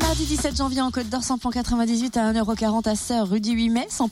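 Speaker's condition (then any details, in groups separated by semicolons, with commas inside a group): No condition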